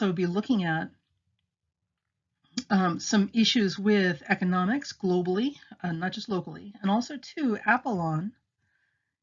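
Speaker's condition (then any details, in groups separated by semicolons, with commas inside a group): No condition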